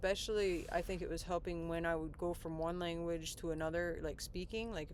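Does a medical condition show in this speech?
No.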